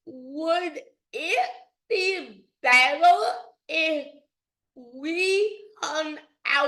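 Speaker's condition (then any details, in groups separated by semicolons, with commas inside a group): Dystonia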